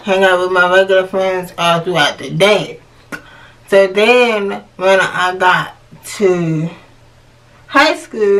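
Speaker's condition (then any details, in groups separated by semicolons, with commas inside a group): Cerebral palsy; hard of hearing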